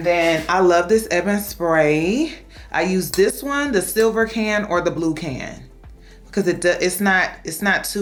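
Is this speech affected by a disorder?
No.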